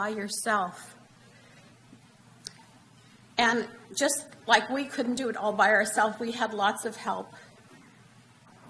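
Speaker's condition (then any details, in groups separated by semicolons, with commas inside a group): No condition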